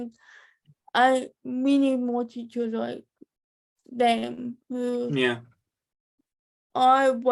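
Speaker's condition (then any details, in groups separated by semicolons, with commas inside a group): Cerebral palsy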